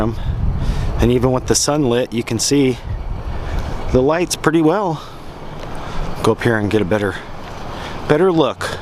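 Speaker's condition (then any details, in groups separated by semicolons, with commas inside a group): No condition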